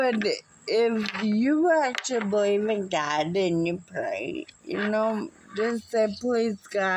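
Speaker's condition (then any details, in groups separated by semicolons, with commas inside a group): Muscular dystrophy; unable to walk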